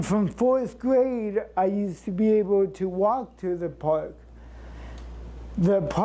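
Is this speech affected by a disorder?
Yes: cerebral palsy; since birth.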